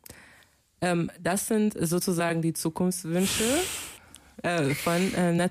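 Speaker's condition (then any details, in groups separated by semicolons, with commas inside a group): No condition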